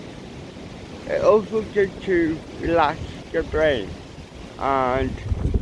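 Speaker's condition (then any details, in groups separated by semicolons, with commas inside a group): Cerebral palsy; mild, ataxic type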